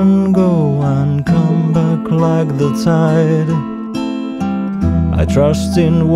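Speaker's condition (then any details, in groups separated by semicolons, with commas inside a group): No condition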